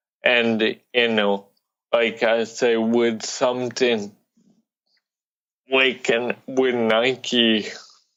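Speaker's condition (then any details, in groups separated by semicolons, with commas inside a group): Cerebral palsy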